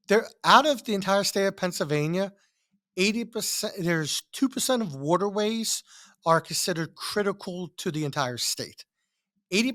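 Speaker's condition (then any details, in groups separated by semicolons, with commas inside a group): No condition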